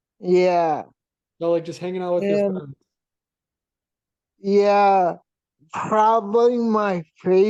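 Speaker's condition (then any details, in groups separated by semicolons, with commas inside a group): Vp shunt failure, brain pressure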